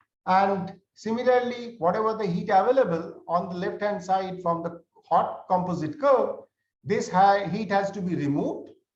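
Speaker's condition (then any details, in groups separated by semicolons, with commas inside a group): No condition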